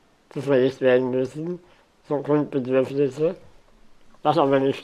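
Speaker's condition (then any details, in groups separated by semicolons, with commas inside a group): Spinal muscular atrophy; neuromuscular disease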